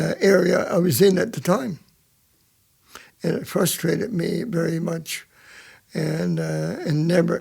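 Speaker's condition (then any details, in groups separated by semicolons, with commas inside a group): Cerebral palsy; present from birth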